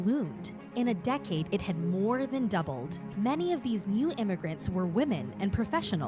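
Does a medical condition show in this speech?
No.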